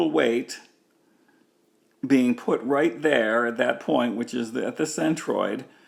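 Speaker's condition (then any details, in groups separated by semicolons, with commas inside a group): No condition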